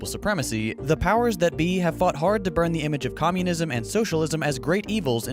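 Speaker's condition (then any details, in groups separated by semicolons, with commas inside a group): No condition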